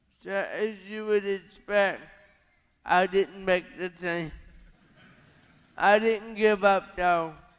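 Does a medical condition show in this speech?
Yes: cerebral palsy; lifelong.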